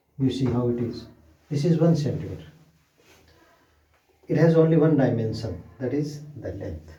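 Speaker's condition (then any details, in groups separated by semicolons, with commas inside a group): No condition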